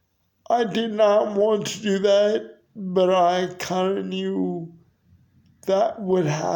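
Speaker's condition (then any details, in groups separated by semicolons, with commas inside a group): Cerebral palsy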